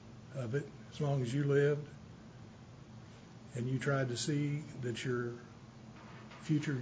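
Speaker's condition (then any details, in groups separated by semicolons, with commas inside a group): Parkinson's; not speaking too fast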